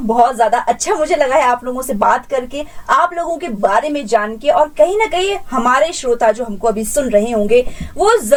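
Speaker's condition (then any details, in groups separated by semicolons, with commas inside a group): No condition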